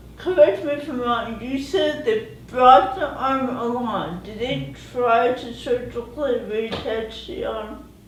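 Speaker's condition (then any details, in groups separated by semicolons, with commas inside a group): Cerebral palsy; present from birth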